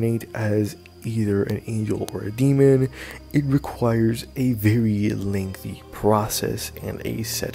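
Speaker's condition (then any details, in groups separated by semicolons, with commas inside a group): No condition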